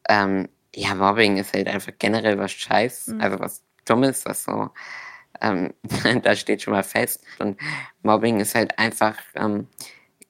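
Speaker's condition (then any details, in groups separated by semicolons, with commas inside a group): Duchenne muscular dystrophy; progressive muscle wasting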